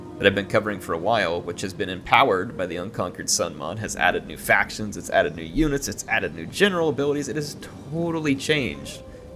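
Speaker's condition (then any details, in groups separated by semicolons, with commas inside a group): No condition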